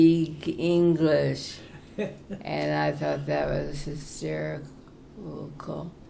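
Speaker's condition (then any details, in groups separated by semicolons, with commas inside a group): Parkinson's; very soft, low voice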